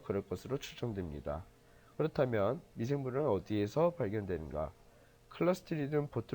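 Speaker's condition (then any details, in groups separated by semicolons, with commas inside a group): No condition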